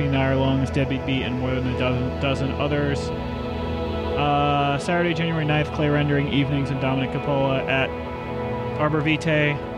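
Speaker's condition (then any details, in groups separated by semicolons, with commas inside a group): No condition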